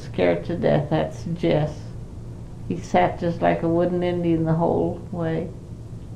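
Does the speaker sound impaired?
Yes: Parkinson's; Parkinson's for 5 years, not very able to do much.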